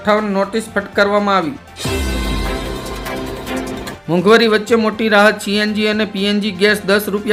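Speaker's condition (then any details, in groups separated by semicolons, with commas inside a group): No condition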